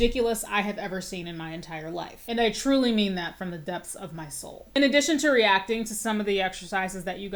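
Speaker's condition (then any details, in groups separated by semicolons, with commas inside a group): No condition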